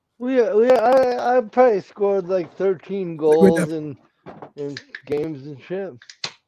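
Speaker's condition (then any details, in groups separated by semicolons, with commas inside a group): Cerebral palsy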